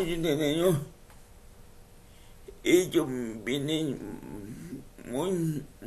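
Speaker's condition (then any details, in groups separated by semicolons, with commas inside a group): Cerebral palsy; speech affected by condition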